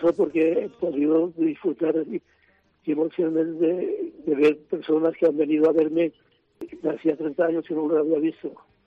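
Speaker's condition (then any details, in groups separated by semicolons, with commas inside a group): Parkinson's disease; Parkinson's disease diagnosed 12 years ago, six months after retiring, now 77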